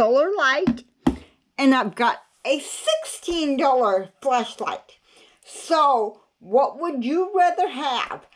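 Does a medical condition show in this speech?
Yes: cerebral palsy.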